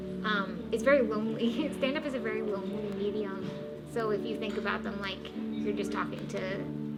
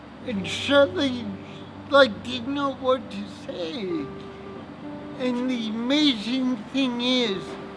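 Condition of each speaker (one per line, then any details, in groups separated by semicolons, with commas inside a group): No condition
Cerebral palsy; since birth, born not breathing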